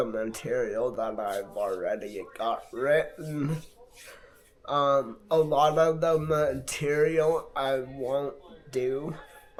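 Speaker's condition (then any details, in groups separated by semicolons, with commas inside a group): Multiple sclerosis; affects hands and left arm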